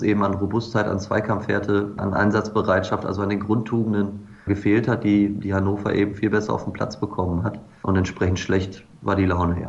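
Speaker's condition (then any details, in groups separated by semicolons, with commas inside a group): No condition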